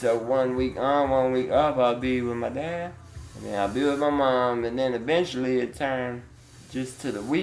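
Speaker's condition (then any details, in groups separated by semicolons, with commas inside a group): Duchenne muscular dystrophy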